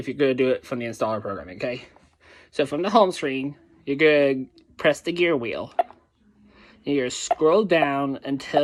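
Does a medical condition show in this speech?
No.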